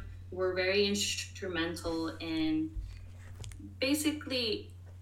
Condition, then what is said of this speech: Stuttering. Yeah, so just before we start, I'm a person who stutters, so you'll hear some moments of stuttering.